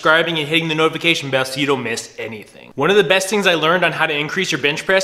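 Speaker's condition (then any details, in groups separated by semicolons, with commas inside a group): No condition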